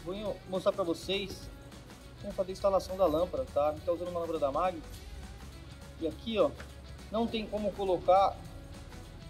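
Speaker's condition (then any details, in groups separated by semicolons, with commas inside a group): No condition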